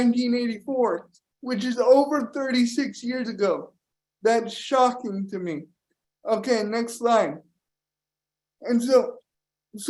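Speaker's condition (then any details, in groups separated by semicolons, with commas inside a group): Cerebral palsy; power wheelchair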